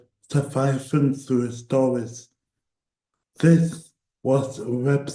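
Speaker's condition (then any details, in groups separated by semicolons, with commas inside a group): Cerebral palsy; voice tires at times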